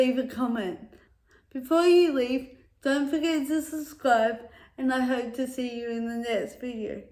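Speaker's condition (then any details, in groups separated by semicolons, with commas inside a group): Cerebral palsy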